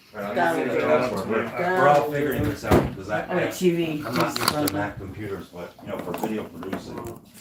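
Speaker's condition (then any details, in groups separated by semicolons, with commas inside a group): No condition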